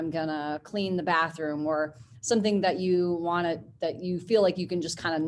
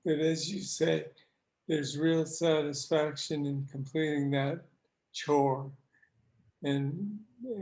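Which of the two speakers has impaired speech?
The second: Parkinson's disease; young onset, deep brain stimulation surgery.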